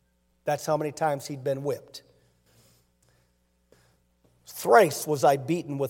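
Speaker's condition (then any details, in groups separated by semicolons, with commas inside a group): No condition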